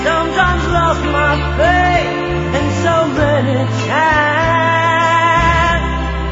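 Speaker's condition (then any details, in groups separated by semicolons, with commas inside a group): No condition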